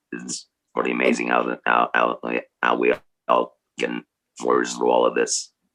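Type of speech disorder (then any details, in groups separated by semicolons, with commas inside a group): Electrolarynx speech; laryngectomy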